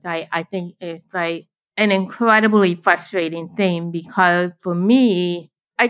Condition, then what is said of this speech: Deafness. I just sign, it's actually easier for me to sign in my video, because signing and talking, speaking English, are actually two different languages.